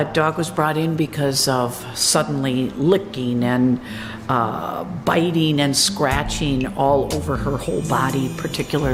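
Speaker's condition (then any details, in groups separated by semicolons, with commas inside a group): No condition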